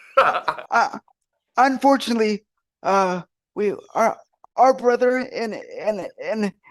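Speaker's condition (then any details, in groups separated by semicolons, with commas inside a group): Cerebral palsy; wheelchair user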